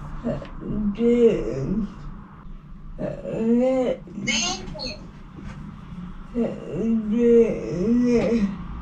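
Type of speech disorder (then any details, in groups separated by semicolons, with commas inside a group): Pseudobulbar dysarthria; cerebral palsy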